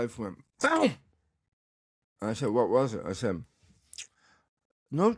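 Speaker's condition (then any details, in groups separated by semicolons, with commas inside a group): Tongue cancer; recovering, tongue exercises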